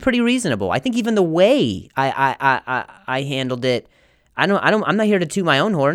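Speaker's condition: Stutter; poor posture, crooked gait; including during stand-up; repeated words, blocks

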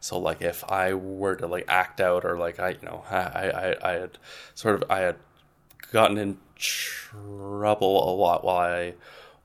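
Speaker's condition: Stuttering; stuttering since early childhood, onset not clearly remembered, long-standing anxiety around communication; stutters during interview, significantly more on the word stutter; moments of stuttering amid fluent speech; repeated words, blocks

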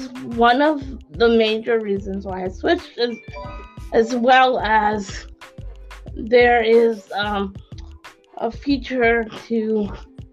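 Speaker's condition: Cerebral palsy; from birth, oxygen lack caused brain damage, quadriplegic, uses head or mouth, power chair, Puffin Bluetooth mouse; speaks, controls whole iPhone by iOS voice control, Google Android voice recognition understands better than iOS

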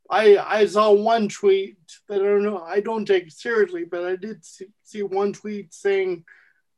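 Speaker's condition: Cerebral palsy; present since at least age 8

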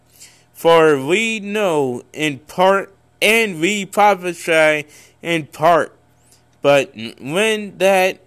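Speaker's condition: Cerebral palsy; congenital cerebral palsy

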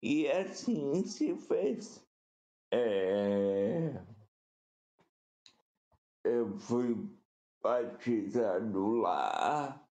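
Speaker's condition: Cerebral palsy; present from birth

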